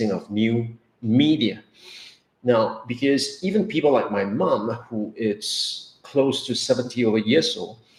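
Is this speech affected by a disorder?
No.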